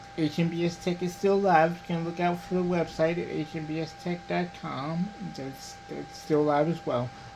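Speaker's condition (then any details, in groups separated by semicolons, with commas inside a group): Cerebral palsy; diplegia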